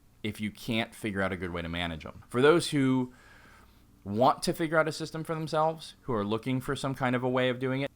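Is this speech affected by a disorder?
No.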